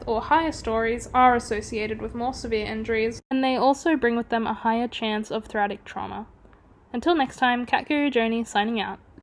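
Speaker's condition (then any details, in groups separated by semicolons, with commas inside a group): No condition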